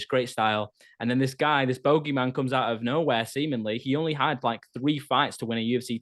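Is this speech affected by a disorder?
No.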